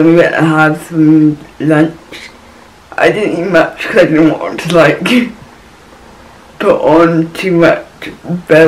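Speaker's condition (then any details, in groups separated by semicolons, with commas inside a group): Cerebral palsy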